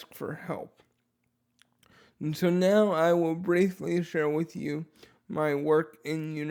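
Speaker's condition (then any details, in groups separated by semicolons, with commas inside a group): Dysarthria; affects voice quality, speech recognition inaccurate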